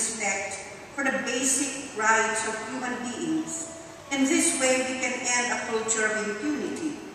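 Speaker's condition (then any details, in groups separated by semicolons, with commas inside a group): No condition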